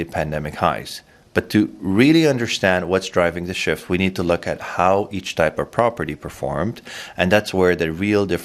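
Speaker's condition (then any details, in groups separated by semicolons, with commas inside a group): No condition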